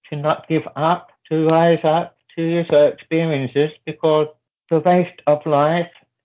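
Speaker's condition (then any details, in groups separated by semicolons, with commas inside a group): Deafness, born deaf, profound hearing loss, severe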